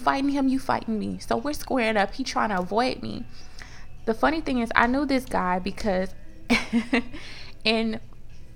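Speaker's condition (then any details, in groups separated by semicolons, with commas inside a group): No condition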